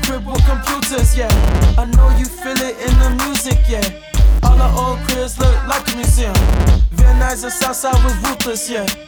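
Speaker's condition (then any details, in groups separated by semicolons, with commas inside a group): No condition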